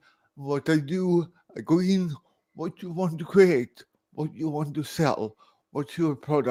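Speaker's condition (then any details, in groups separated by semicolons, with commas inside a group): Cerebral palsy, severe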